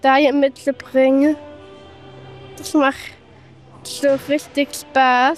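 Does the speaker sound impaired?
Yes: Down syndrome; Trisomy 21, lacks body tension, muscles built by constant training, better posture; age 16.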